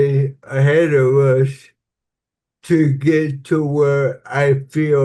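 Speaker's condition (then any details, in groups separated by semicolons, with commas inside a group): Cerebral palsy; somewhat slurred speech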